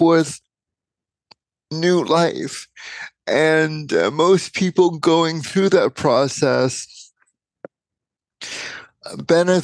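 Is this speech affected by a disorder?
Yes: cerebral palsy.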